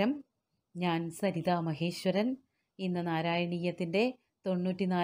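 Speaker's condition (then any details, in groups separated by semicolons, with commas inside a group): No condition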